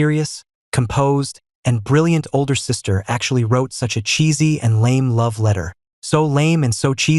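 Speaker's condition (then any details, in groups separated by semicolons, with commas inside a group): No condition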